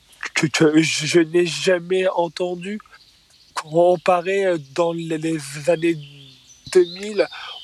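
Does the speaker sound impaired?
Yes: stuttering; stutter identified at age four, first misdiagnosed as Tourette syndrome by psychiatrist in Québec; stuttering in stand-up clip, voice deliberately left unedited; here repeated sounds, prolonged sounds.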